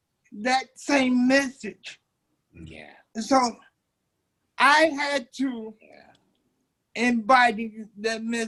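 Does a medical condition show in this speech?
Yes: cerebral palsy; uses wheelchair.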